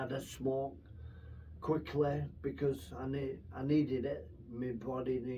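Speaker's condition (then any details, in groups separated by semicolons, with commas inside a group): Brain infection with surgery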